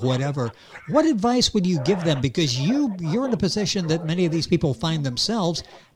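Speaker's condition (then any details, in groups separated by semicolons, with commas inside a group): No condition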